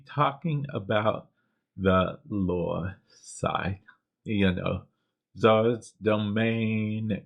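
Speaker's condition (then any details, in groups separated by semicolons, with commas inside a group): Cerebral palsy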